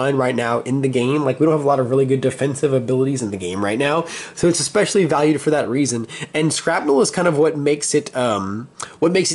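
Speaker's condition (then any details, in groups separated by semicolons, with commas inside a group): No condition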